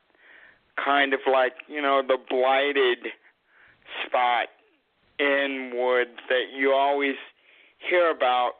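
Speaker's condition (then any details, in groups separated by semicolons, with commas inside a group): Cerebral palsy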